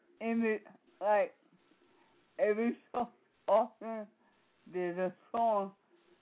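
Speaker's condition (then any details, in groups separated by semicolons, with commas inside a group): Speech impediment; voice affected by disability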